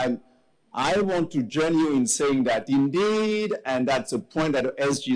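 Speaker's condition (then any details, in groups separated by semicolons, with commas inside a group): No condition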